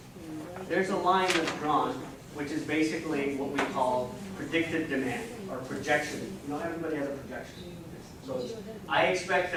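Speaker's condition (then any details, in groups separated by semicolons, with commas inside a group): No condition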